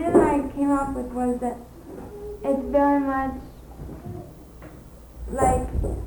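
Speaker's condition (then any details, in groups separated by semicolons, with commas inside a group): Cerebral palsy; premature birth, cranium damaged during delivery, maternal Asian flu, diagnosed at 1.5 years, many surgeries; speaks fluently with few pauses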